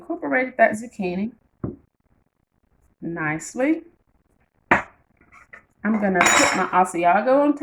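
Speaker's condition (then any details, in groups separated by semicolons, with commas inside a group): No condition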